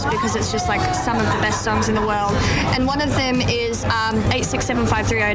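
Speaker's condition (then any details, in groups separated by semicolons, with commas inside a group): Cleft palate; unable to swallow or sing as a child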